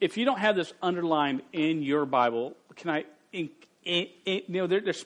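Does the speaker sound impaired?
Yes: stuttering; still stutters, speaks in front of crowds despite stutter; blocks, gets stuck on own name and short words like a and and; here repeated sounds.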